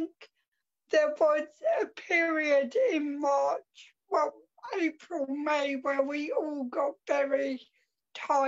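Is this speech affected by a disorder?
Yes: cerebral palsy.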